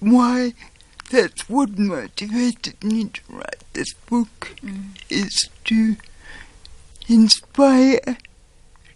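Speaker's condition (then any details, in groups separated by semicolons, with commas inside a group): Cerebral palsy; doctors predicted never walking, never talking, never getting an education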